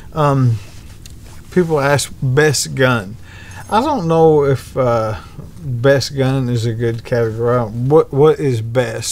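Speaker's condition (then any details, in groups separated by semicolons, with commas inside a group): ALS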